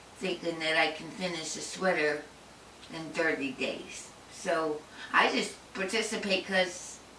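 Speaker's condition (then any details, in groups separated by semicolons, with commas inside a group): Tongue cancer; had speech therapy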